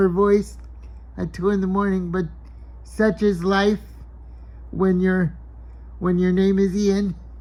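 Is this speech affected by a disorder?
Yes: cerebral palsy.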